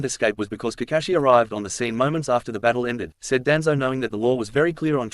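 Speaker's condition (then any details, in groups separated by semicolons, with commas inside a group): No condition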